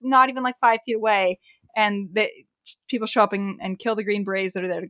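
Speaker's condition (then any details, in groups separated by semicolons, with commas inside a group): No condition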